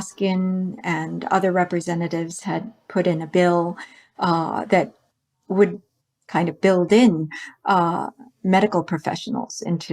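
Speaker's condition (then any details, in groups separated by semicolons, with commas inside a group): No condition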